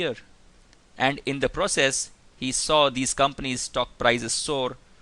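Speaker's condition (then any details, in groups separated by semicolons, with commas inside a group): No condition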